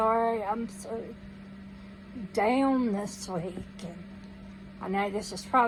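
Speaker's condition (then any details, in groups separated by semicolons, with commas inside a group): Cerebral palsy; needs crutches to walk, no teeth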